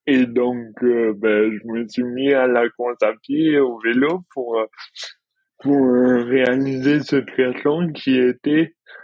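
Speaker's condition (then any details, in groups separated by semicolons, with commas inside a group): Dystonia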